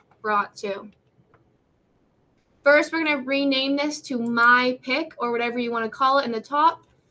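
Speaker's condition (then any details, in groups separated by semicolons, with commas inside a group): No condition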